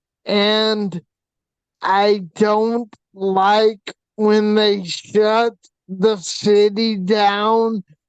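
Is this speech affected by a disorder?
Yes: hydrocephalus with shunt failure; congenital, VP shunts since birth, twelve brain surgeries; shunt failure, six months hospitalized, poor balance, wheelchair or walker.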